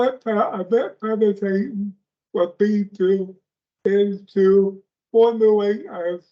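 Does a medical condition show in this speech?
Yes: speech impairment.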